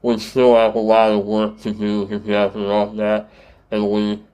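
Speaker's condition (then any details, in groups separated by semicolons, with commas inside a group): Treacher Collins syndrome; voice distorted, some cannot understand, worse on telephone, repeating takes energy, intelligible after years of therapy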